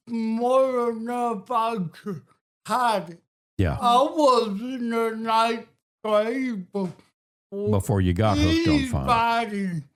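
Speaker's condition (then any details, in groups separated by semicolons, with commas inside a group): Cerebral palsy; affects balance, fine motor; speech impediment, often hard to understand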